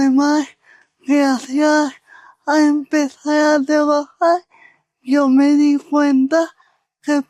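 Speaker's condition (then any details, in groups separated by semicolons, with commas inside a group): Cerebral palsy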